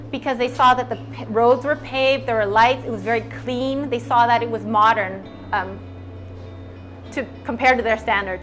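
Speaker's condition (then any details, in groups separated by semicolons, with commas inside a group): No condition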